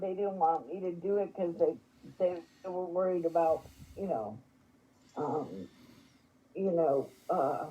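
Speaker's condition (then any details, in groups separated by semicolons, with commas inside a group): Spastic quadriplegic cerebral palsy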